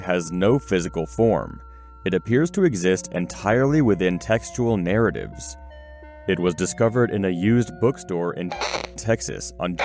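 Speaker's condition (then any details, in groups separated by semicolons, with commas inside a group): No condition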